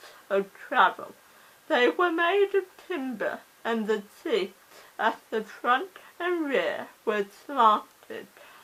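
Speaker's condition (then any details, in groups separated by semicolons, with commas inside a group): Cerebral palsy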